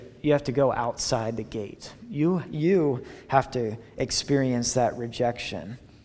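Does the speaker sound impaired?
No.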